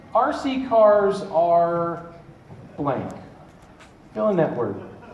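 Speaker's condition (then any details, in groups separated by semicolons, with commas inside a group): No condition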